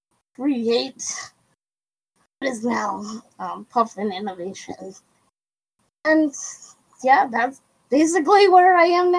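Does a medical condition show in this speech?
Yes: cerebral palsy; diagnosed about age one.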